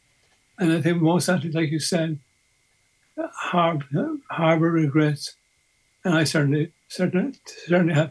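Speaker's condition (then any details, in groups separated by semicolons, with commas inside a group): Early onset Parkinson's disease; progressive, diagnosed at 48, DBS two brain leads, chest impulse generator, 3.3 milliamps; voice dramatically hurt, apologises for voice, host understood every word; voice dramatically affected by Parkinson's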